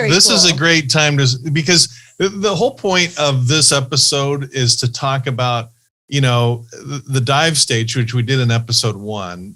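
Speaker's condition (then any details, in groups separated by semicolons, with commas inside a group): No condition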